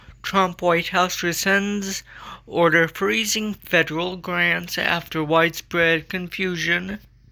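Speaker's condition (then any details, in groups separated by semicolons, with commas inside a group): Cerebral palsy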